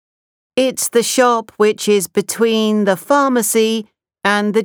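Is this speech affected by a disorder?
No.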